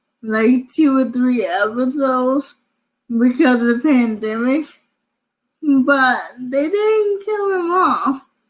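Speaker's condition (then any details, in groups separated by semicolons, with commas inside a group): Cerebral palsy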